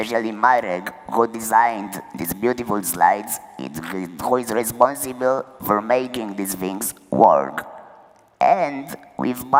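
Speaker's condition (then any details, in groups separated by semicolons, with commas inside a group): Laryngectomy after laryngeal cancer; diagnosed 5 years ago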